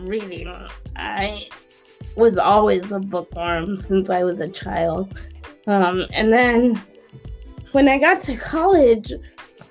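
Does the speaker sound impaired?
Yes: cerebral palsy; speaks, controls whole iPhone by iOS voice control, Google Android voice recognition understands better than iOS.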